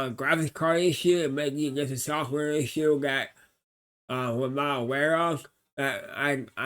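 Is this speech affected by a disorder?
Yes: cerebral palsy.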